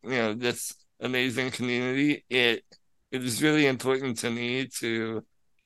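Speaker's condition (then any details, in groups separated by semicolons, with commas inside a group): Spinal muscular atrophy; from birth, paralyzed neck down, full sensation, overnight breathing machine, hospital bed, wheelchair, parents as caregivers; controls computer with mouth, father usually assists at live play, cannot sit outside wheelchair, cannot fly; can be a little difficult to understand at times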